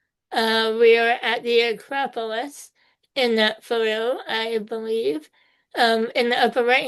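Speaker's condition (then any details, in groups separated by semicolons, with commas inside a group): Spinal muscular atrophy type two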